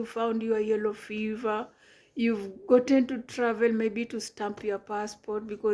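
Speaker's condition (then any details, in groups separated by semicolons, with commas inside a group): No condition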